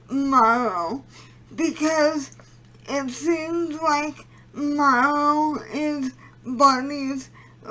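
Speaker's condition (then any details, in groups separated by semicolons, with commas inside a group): Cerebral palsy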